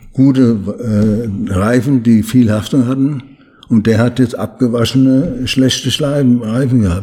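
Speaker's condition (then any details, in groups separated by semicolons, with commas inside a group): Parkinson's disease; limits daily routine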